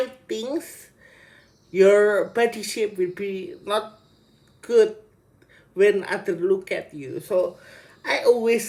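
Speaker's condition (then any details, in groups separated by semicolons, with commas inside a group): Cerebral palsy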